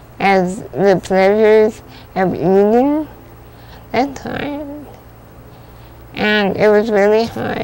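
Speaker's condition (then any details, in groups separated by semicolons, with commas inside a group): Spinal muscular atrophy; type 2, genetic, diagnosed age four, spinal rod, gastric tube; progressive decline, last stages of life; cannot swallow five years, tube fed, daily breathing treatments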